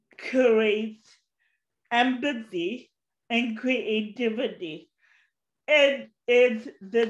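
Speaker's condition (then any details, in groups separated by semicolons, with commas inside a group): Cerebral palsy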